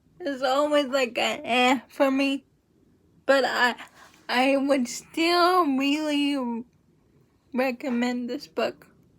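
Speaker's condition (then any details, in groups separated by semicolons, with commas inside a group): Cerebral palsy; uses wheelchair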